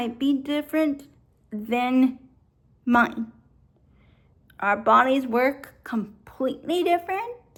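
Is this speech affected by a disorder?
Yes: cerebral palsy; stroke at birth, right side weaker, increased tightness; lifelong therapies, regular gym.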